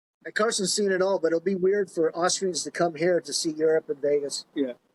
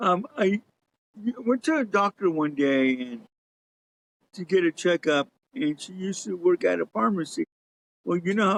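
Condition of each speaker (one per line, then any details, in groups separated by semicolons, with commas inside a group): No condition
Cerebral palsy; cerebral palsy, lifelong wheelchair use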